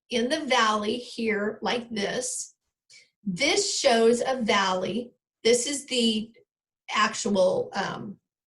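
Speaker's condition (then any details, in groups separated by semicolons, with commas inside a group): No condition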